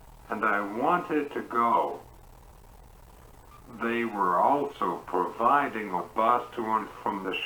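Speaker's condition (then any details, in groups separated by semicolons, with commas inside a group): Cerebral palsy; uses wheelchair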